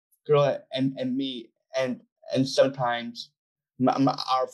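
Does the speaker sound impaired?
Yes: Down syndrome; adult man, about 25; called very articulate by host, gave TEDx talk, runs public speaking business.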